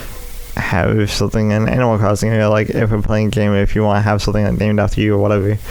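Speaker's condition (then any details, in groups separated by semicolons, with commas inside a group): Cerebral palsy; diagnosed in infancy; speech impediment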